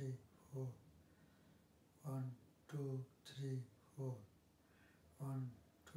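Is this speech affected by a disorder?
Yes: Parkinson's disease.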